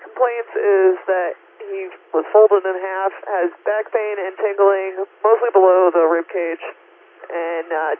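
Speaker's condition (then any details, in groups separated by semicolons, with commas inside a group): No condition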